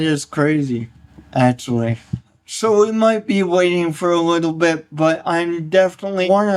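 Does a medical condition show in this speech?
Yes: cerebral palsy.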